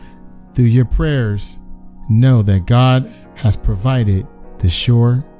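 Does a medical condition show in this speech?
No.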